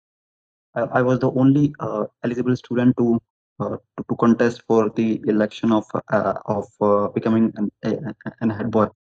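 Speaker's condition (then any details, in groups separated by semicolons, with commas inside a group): Stammering; stammer since very young age, at 16 blocked, stammered and spat during school assembly speech; adult, openly discloses stammer, expects to stammer during this conversation, asks listeners for patience; stammers less when more confident, stammers when nervous; repeated sounds, repeated words, prolonged sounds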